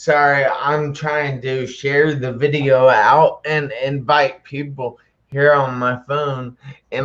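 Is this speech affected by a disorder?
Yes: traumatic brain injury.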